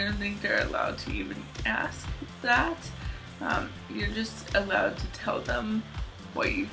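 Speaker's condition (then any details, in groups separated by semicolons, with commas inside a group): Cerebral palsy, mild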